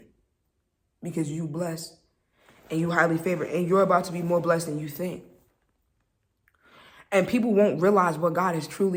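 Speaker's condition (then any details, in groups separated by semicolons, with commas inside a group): No condition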